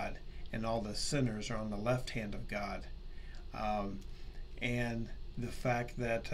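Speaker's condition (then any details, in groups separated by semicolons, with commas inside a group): No condition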